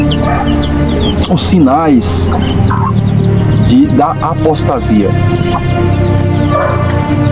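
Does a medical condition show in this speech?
No.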